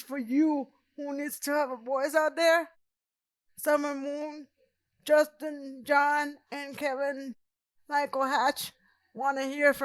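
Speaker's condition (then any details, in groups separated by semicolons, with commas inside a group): Cerebral palsy; present from birth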